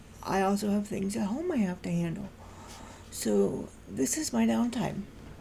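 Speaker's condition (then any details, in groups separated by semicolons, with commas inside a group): Cerebral palsy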